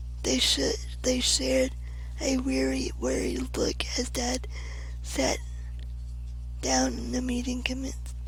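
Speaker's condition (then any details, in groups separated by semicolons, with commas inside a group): Cerebral palsy; mixed spastic-athetoid, mainly ataxic, legs and arms; continuous rigidity, shaking worse when tired or nervous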